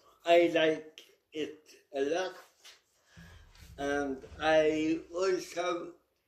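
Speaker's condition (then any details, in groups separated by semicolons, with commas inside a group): Cerebral palsy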